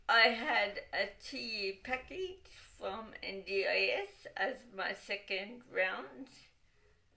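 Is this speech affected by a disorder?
Yes: cerebral palsy; wheelchair user.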